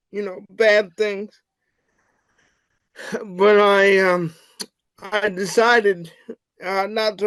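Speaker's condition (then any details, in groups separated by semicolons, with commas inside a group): Cerebral palsy; wheelchair user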